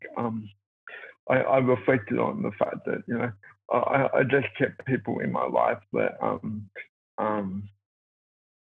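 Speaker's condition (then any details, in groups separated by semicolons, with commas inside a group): Cerebral palsy; born two months premature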